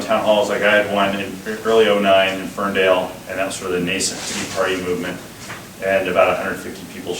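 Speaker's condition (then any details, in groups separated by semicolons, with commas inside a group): No condition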